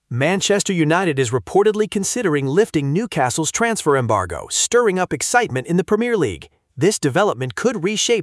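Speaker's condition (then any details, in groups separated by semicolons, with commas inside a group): No condition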